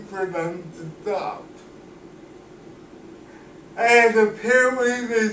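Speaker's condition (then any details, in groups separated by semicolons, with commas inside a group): Cerebral palsy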